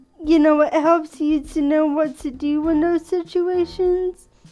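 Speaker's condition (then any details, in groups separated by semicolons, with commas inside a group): Cerebral palsy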